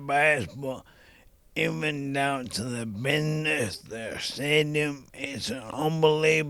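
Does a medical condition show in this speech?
Yes: ALS; young onset.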